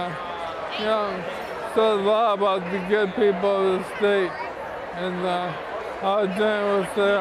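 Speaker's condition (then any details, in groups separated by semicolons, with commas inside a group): ALS; onset left hand and arm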